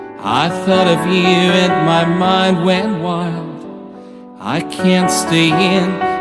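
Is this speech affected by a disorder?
No.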